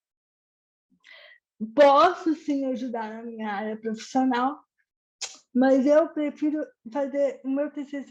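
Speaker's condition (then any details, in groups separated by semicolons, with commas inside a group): Cerebral palsy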